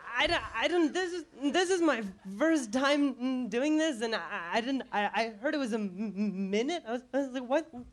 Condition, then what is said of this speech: Stuttering. The hardest part, the hardest thing for me is a drive through, because you gotta say the order fast and you're talking through an intercom.